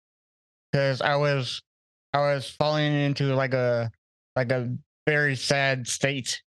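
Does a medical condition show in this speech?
Yes: cerebral palsy; very mild cerebral palsy, walks with a walker, no power chair needed; has walker with him at recording.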